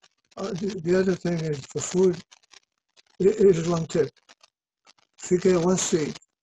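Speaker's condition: Parkinson's disease; not shaking during recording

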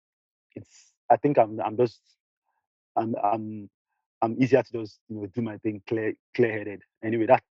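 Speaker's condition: Stuttering; mild stutter; spoke too fast; repeated sounds

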